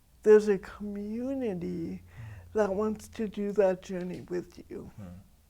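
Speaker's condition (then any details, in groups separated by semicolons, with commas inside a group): Cerebral palsy; atypical speech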